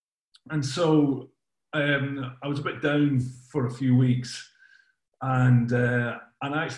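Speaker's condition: Stammer; lifelong stammer, aware from around age 9 to 11, Maguire program 4-day intensive course around 2009-2010; still has stammer, controlled with Maguire program techniques, costal diaphragm breathing, assertive self-acceptance; formerly stuck on words, blinking, face twitching under pressure, now senses blocks, uses fake stammers; prolonged sounds

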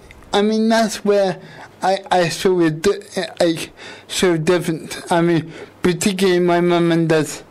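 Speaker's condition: Quadriplegic cerebral palsy; age 28

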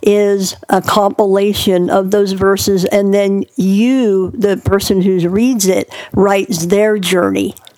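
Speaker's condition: Cleft palate; hole in roof of mouth from birth, born two months premature, breathing problems, thirteen childhood surgeries; unable to speak as young child due to palate hole, surgeries gave ability to speak

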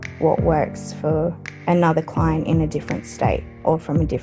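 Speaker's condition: No condition

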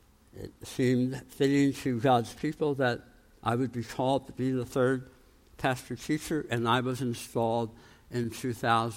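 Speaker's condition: Tongue cancer, jaw reconstruction

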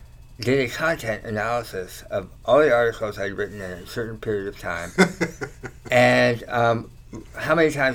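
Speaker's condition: Tongue cancer surgery; talks okay

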